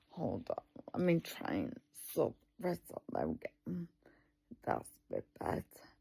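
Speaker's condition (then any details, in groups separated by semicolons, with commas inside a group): Multiple sclerosis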